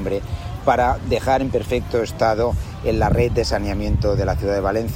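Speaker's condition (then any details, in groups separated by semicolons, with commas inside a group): No condition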